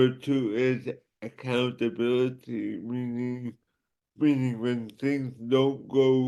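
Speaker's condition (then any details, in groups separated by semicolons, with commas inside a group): Cerebral palsy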